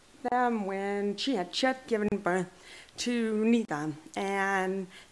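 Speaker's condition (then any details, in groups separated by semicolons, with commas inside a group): Deaf and hard of hearing; hearing aid, since childhood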